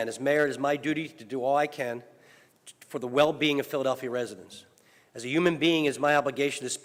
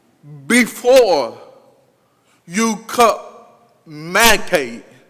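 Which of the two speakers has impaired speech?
The second: cerebral palsy; with intellectual disability; past speech therapy.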